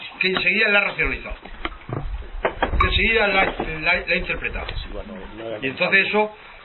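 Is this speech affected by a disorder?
No.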